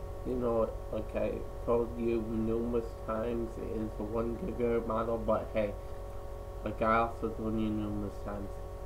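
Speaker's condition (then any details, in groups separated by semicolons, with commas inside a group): Cerebral palsy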